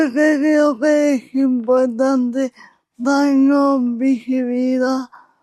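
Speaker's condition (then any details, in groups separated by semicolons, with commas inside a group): Cerebral palsy; unchanged since earlier assessment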